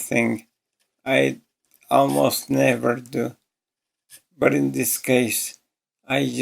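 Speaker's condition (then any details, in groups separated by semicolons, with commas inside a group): ALS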